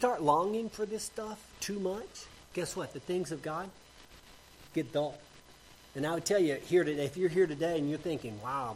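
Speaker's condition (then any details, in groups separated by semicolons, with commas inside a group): No condition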